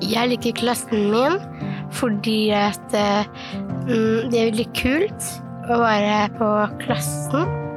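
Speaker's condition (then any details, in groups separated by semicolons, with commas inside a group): Down syndrome; chromosomal cause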